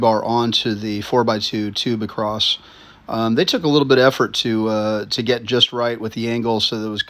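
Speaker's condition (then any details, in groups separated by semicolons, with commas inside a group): No condition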